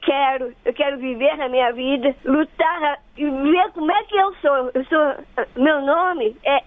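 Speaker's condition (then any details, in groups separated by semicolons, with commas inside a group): Down syndrome; about to turn 55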